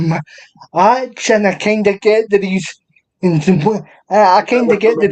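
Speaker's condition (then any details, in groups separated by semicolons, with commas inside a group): Cerebral palsy; unable to walk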